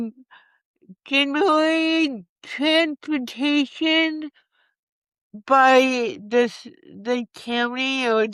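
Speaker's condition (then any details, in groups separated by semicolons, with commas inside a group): Cerebral palsy; from birth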